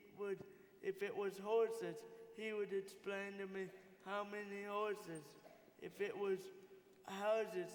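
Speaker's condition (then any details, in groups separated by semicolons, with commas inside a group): Cerebral palsy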